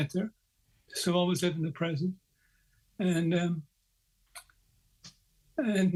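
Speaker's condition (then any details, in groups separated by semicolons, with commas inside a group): Parkinson's; early onset, deep brain stimulation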